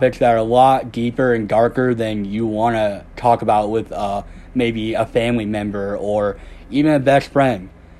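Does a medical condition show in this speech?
Yes: cleft lip and palate; one more surgery left.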